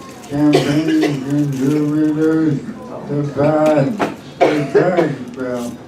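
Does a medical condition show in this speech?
Yes: ALS.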